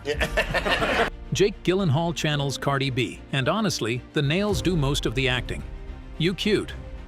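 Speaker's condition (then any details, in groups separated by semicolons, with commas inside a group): No condition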